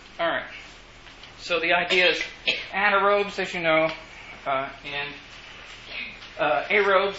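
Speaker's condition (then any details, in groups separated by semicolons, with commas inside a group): No condition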